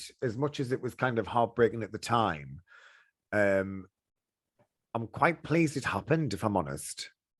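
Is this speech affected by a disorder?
No.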